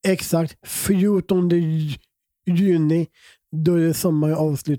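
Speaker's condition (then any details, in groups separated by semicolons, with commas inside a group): Down syndrome; present from birth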